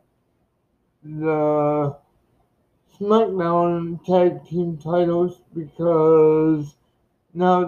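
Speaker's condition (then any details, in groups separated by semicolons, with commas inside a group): Cerebral palsy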